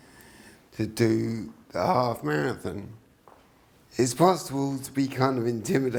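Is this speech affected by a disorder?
Yes: traumatic brain injury.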